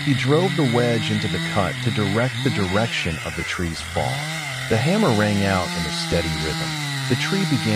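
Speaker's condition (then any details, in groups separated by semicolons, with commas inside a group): No condition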